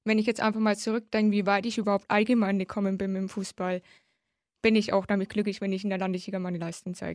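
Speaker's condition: Hard of hearing since birth; congenital severe hearing loss, nearly deaf, detected at age three, left cochlear implant since age nine

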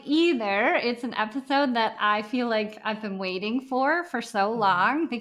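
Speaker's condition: Bilateral cleft lip and palate; multiple surgeries including jaw surgery

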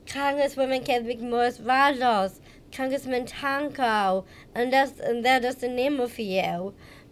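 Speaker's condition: Down syndrome; age 31

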